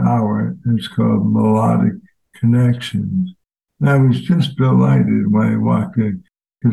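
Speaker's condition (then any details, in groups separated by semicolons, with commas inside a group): ALS; voice changed since onset, now a different voice, no spontaneous crying fits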